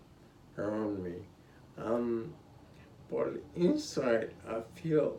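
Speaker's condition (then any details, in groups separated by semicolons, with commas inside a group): Spinocerebellar ataxia (sca7)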